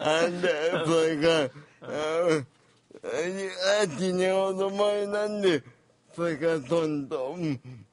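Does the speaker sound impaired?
Yes: cerebral palsy; congenital physical disability, wheelchair user, home nursing visits twice weekly.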